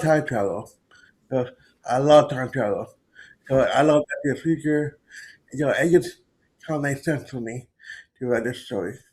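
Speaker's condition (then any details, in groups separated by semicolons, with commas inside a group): Cerebral palsy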